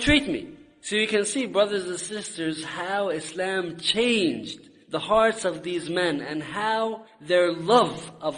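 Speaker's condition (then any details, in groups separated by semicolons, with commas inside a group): No condition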